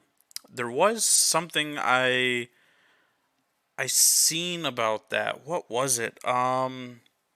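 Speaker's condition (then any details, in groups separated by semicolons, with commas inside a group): No condition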